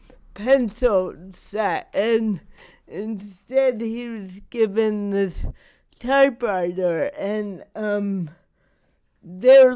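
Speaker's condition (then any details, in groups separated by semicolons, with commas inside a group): Cerebral palsy; wears down with age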